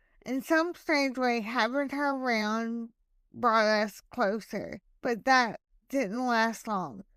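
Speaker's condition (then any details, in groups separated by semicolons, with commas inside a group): Hemiplegic cerebral palsy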